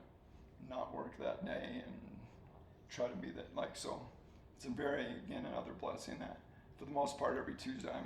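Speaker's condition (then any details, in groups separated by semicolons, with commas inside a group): ALS; slow-progressing form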